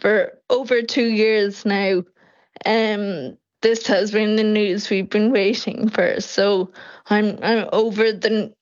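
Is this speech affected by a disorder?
Yes: Friedreich's ataxia; progressive, diagnosed about 16 years ago, no treatment available at diagnosis; Skyclarys by Biogen just approved for HSE funding, slows progression by up to 55 percent; speech, swallow, hearing and eyesight affected over years.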